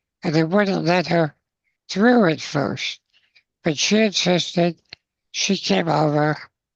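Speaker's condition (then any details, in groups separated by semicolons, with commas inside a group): Spinal muscular atrophy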